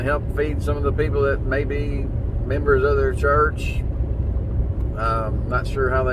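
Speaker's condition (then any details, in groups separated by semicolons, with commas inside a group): No condition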